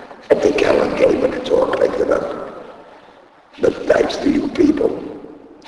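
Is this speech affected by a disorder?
Yes: laryngectomy; device placed in throat.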